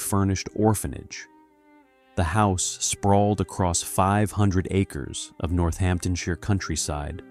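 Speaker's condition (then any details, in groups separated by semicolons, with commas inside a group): No condition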